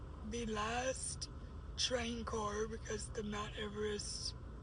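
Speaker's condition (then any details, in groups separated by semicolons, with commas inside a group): Cerebral palsy; uses a wheelchair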